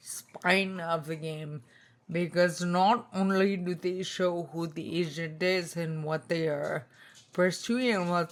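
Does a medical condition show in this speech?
Yes: spinocerebellar ataxia type 2, SCA2; tongue.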